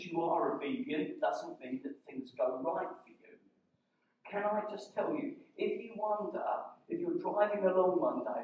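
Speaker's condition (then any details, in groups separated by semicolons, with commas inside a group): No condition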